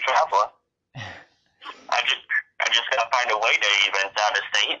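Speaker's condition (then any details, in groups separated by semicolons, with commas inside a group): Cerebral palsy, very rare form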